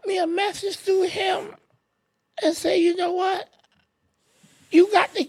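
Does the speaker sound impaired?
Yes: ALS; shoulder subluxation with drooping arms, intubated once for high CO2, needs help with self-care.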